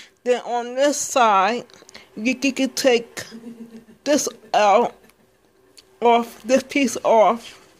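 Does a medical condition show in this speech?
Yes: speech impairment.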